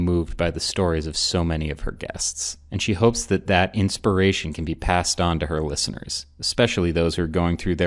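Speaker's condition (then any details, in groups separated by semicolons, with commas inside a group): No condition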